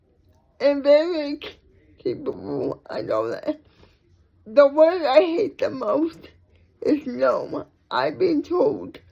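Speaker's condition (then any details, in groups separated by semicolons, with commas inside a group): Cerebral palsy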